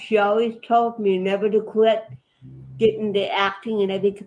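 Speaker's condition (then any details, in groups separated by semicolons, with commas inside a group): Cerebral palsy; present since at least age 11 or 12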